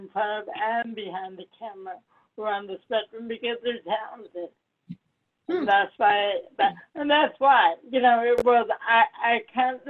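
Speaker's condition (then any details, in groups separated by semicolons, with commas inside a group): Cerebral palsy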